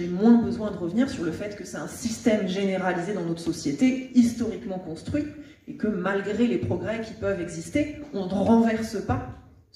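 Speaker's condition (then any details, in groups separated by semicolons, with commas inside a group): No condition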